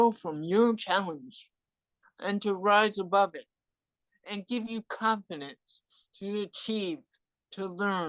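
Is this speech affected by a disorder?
Yes: cerebral palsy; from birth, hearing loss.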